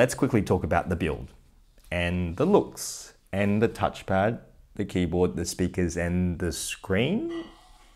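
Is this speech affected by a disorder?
No.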